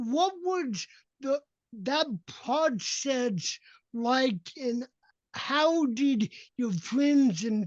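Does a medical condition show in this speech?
Yes: cerebral palsy; uses walker and wheelchair.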